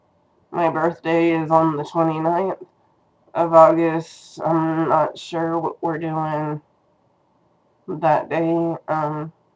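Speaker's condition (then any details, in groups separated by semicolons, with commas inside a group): Cerebral palsy; first word not said quite right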